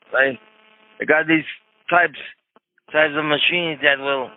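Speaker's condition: Cerebral palsy; wheelchair user

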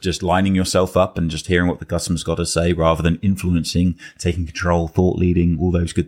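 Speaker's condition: No condition

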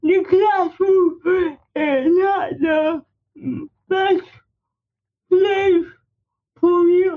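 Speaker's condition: Speech impairment; physical disability, uses wheelchair; speech impairment audible to listeners

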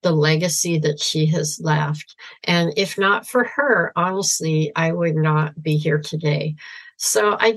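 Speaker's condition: Severe cleft palate; congenital severe cleft, missing nose, lip, trachea and breathing problems, many surgeries incl. age 8

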